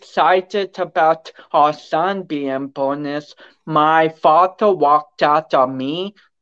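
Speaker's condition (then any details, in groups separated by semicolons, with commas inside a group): Cerebral palsy; affects speech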